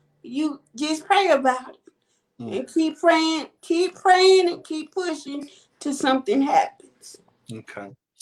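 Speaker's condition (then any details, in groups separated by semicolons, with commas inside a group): Cerebral palsy; quadriplegic type, all four limbs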